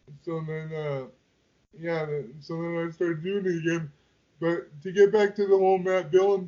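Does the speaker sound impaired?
Yes: quadriplegic cerebral palsy; wheelchair user.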